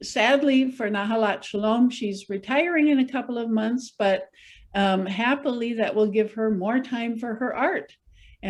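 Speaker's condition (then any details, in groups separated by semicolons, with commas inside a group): No condition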